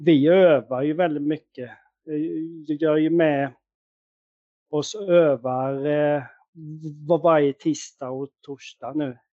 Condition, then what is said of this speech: Stuttering. Det, det blir ju jobbigt när man inte får ut det man vill.